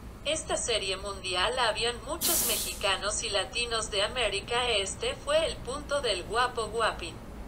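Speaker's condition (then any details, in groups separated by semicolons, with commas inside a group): No condition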